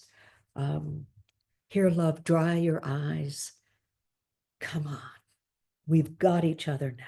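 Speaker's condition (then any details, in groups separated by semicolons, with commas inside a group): No condition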